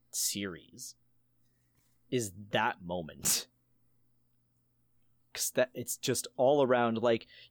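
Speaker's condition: No condition

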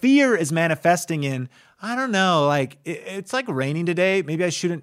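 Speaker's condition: No condition

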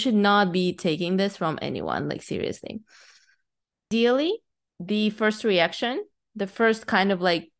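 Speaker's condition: No condition

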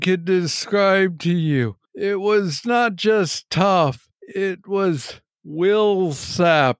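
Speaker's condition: Parkinson's disease; young onset Parkinson's disease, diagnosed at age 35; clear on good days, slurred words when off, intelligibility varies between episodes

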